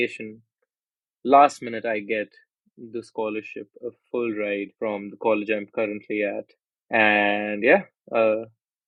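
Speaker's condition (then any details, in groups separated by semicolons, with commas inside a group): No condition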